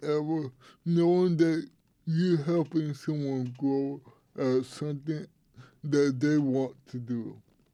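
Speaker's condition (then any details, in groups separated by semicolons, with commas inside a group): Cerebral palsy; affects speaking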